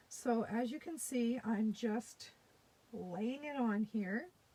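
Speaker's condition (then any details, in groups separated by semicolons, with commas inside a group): No condition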